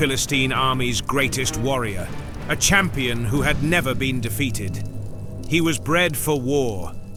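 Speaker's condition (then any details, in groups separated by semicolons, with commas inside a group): No condition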